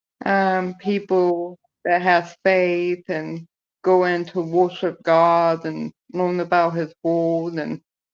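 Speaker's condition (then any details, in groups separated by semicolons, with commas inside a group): Cerebral palsy; present from birth, scoliosis; speech affected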